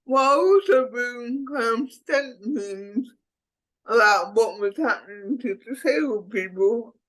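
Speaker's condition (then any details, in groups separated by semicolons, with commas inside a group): Cerebral palsy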